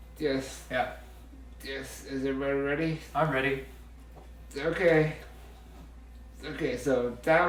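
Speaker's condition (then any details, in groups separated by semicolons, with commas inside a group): Muscular dystrophy, Duchenne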